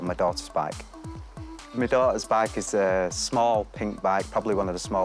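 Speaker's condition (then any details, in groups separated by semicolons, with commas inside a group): No condition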